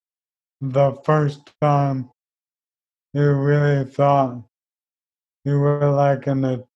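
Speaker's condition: ALS; wheelchair built

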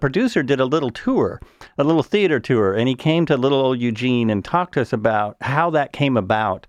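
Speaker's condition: No condition

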